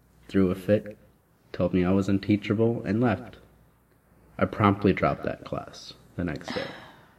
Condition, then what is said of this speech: None; typical speech.